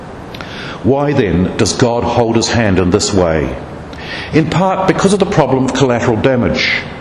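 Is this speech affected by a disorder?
No.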